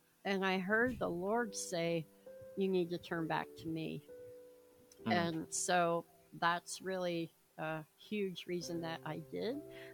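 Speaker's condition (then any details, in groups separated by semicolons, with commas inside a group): Cleft palate, severe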